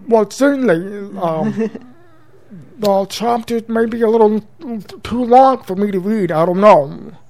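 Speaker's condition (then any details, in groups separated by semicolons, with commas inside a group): Profound deafness since birth; congenital, total deafness; speaks orally as guest on radio show; learned speech via daily school speech therapy, mother's home drills feeling throat vibrations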